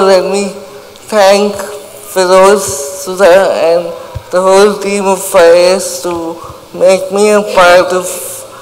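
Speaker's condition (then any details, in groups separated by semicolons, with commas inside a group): Cerebral palsy; cannot speak, others read written messages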